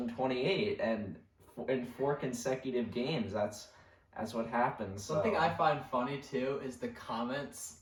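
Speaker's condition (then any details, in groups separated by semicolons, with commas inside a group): No condition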